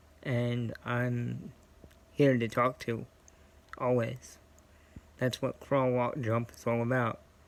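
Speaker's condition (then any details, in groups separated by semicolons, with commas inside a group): Cerebral palsy; scoliosis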